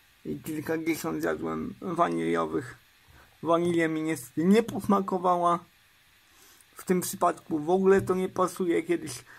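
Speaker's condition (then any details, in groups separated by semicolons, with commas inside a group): Cerebral palsy; uses wheelchair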